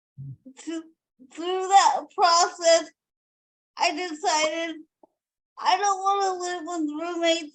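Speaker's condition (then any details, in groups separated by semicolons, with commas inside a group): Cerebral palsy; from birth, 42 surgeries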